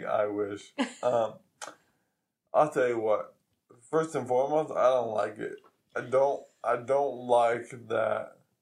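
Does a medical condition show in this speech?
Yes: ALS.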